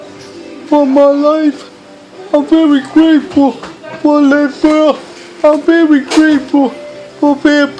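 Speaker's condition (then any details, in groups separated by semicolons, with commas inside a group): Cerebral palsy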